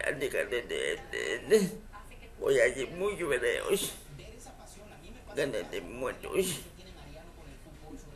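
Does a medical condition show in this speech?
Yes: cerebral palsy; uses wheelchair.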